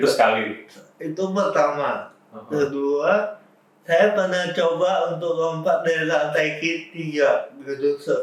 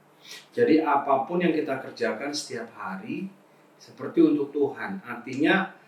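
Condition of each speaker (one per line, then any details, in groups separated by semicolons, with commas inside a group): Cerebral palsy; cerebral palsy from birth, birth complications
No condition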